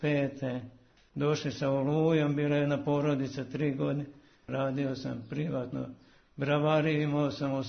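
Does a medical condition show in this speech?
Yes: Parkinson's disease; walks about 8 km daily, very active, reports no difficulties from the illness.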